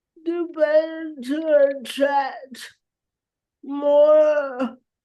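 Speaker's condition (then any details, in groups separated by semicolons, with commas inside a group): Cerebral palsy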